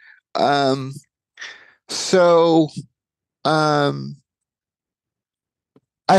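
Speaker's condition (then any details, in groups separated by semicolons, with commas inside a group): Cerebral palsy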